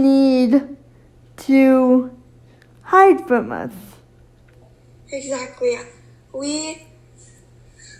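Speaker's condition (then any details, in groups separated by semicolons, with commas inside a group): Cerebral palsy; can speak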